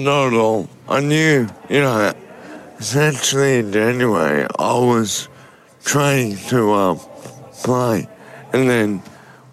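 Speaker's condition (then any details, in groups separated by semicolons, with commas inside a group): Motor neurone disease; sporadic motor neurone disease, deteriorating quickly; treated in Spain, exploring Melbourne TPS neuromodulation, nanocrystallized gold from Salt Lake US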